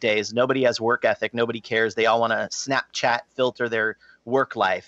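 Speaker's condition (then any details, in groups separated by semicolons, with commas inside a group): No condition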